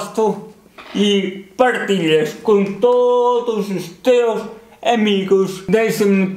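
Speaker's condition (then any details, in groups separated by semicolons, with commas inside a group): Cerebral palsy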